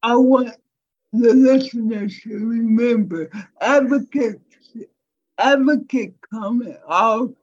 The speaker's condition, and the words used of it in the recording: Cerebral palsy. I go somewhere like to the restaurant, and they hear my voice, and I automatically ask my honey, what do I want to eat?